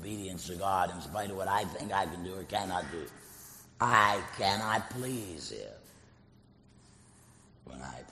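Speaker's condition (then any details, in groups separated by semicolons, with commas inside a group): Laryngectomy; total laryngectomy after cancer recurrence, voice prosthesis, prior radiation and chemotherapy, liquid diet during treatment; artificial voice via prosthesis, like a kazoo, earlier could barely whisper, voice much better now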